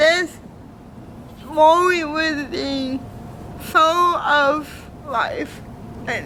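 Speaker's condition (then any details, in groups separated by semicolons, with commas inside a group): Cerebral palsy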